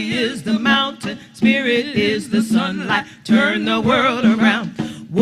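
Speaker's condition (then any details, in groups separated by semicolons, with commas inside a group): No condition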